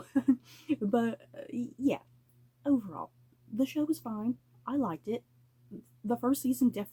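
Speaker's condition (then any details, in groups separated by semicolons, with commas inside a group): No condition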